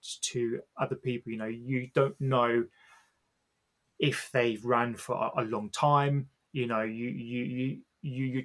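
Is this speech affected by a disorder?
Yes: stammer; long hidden even from wife and kids, became quite unwell with it last year; speaking on podcast with stammer, says speaking here has taken a lot; has always fought to be able to speak; here repeated sounds, repeated words, prolonged sounds.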